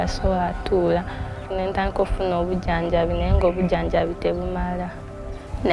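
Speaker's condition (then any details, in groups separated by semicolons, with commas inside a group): No condition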